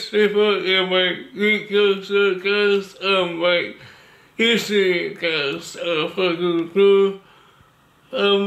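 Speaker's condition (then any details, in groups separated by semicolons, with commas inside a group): Cerebral palsy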